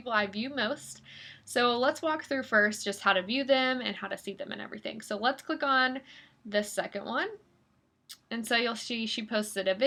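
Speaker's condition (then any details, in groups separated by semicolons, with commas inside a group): No condition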